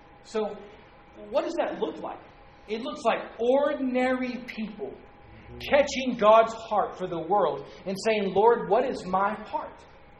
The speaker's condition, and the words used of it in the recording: None; typical speech.